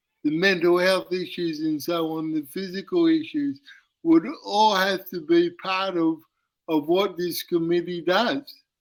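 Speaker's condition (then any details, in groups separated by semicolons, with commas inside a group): Cerebral palsy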